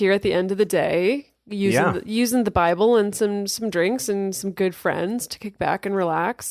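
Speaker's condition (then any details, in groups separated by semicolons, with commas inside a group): No condition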